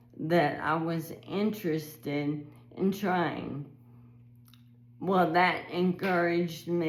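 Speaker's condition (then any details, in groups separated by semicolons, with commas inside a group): ALS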